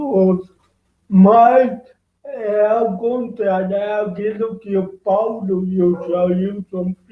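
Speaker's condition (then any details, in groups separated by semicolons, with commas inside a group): Cerebral palsy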